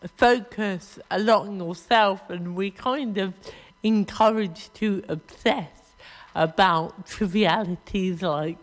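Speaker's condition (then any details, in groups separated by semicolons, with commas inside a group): Cerebral palsy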